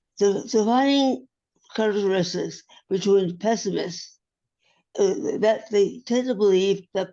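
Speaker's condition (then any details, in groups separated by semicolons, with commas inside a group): Acquired brain injury; ongoing recovery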